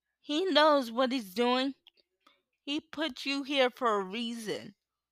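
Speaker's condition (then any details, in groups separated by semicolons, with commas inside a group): Cerebral palsy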